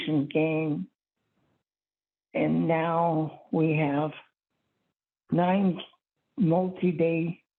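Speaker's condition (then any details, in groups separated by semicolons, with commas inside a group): Parkinson's; severe tremors, deep brain stimulation five years after diagnosis; about 13 years since diagnosis, DBS very effective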